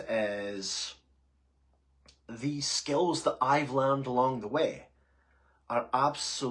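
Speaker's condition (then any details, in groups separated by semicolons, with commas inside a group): No condition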